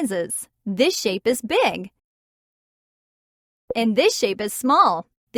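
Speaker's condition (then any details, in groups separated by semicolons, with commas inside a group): No condition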